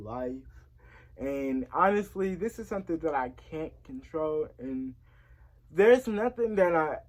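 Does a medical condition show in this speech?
Yes: cerebral palsy; since early childhood.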